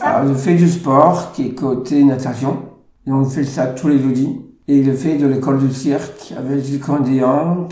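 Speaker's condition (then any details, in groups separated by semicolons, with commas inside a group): Down syndrome; about 42 years since birth, slower reflexes, some former physical activities no longer done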